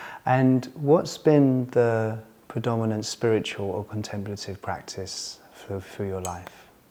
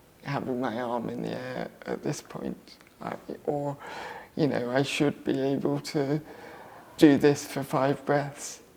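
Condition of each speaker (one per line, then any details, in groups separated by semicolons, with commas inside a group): No condition
Cerebral palsy; left-sided muscle tension; very minor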